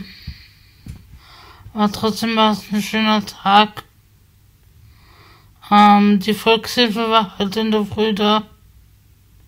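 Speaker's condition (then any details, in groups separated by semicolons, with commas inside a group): Spasticity from birth; multiple sclerosis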